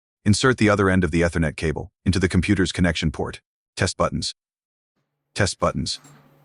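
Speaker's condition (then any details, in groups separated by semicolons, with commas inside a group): No condition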